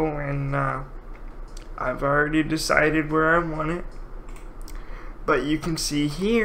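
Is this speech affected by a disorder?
Yes: cerebral palsy, mild.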